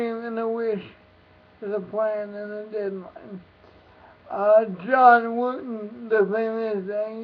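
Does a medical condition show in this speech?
Yes: cerebral palsy.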